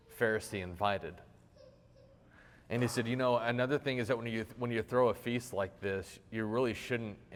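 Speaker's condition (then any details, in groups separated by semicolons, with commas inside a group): No condition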